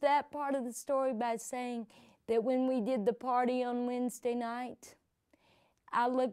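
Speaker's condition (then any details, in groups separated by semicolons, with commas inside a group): Cerebral palsy; from birth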